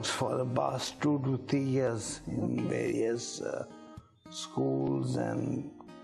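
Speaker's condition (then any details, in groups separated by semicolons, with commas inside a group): Ataxia; genetic, lower limb weakness; diagnosed end of schooling, uses wheelchair, nerve medication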